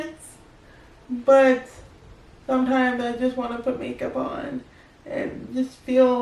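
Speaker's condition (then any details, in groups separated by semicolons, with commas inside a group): Spastic quadriplegic cerebral palsy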